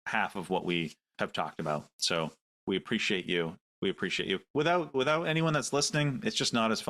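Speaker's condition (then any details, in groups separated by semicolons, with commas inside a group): No condition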